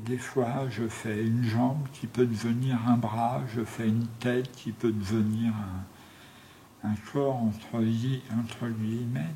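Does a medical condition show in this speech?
Yes: tongue cancer; tracheostomy after surgery.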